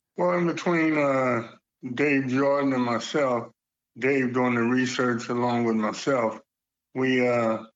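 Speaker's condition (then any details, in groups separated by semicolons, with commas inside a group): Parkinson's; age 70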